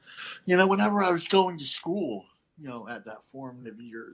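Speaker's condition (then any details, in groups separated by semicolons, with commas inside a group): Cleft lip and palate; not fully formed at birth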